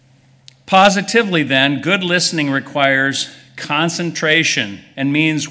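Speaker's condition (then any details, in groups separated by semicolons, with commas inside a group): No condition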